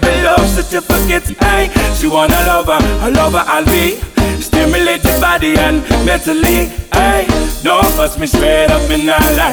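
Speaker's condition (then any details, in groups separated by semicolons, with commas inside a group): No condition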